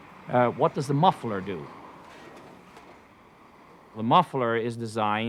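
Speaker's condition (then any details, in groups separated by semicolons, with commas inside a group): No condition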